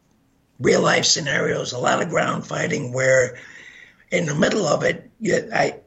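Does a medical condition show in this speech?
Yes: gunshot injury to voice box; shot 15 times.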